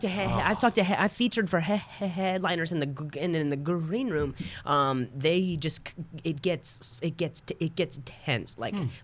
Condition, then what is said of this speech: Stuttering. It happens in any situation you can imagine.